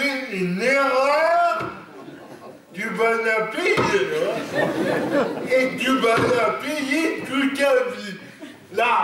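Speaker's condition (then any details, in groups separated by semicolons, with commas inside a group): Cerebral palsy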